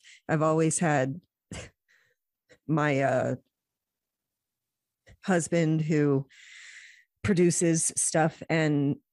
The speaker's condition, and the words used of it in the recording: Stuttering. I know nobody can tell, but it's really, really hard for me to talk.